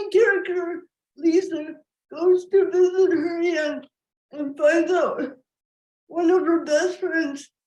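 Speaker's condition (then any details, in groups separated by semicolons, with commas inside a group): Cerebral palsy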